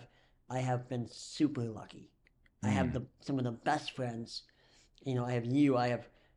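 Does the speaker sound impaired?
Yes: cleft lip and palate; latest surgery.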